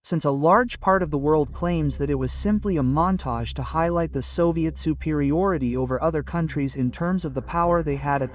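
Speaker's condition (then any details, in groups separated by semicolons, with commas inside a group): No condition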